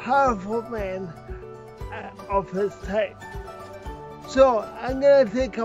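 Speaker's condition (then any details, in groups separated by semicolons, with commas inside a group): Cerebral palsy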